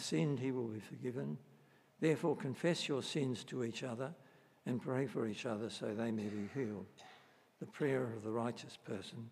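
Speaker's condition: Parkinson's disease; unpredictable effects

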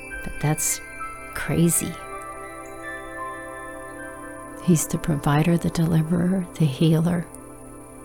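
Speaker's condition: No condition

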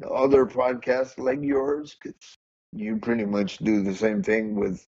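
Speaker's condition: Cerebral palsy; diagnosed at age one and a half in New Jersey

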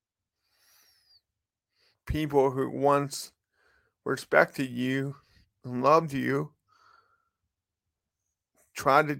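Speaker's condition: Cerebral palsy; cerebral palsy since birth, affects arms and hands, multiple orthopedic leg surgeries by age seven; speech impediment

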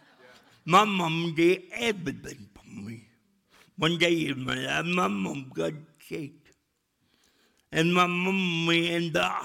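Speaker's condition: Cerebral palsy; still talks funny

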